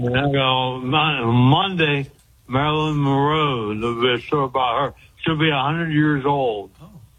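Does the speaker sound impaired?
Yes: speech impediment after head injury; cause unclear, stabbed and hit in head with ashtray by girlfriend years ago, cognition reportedly intact; rapid fire delivery, trouble getting words out, hard to follow.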